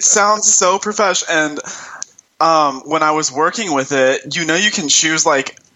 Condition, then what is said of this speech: No condition.